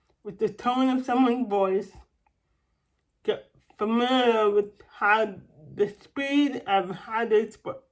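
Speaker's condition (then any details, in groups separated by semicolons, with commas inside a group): Cerebral palsy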